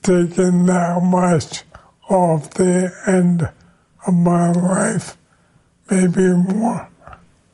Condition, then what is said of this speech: ALS (motor neuron disease). His body is starting to fail, and his voice has lost its timbre.